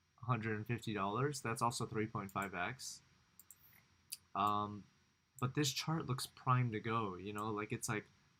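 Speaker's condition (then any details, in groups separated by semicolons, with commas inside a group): No condition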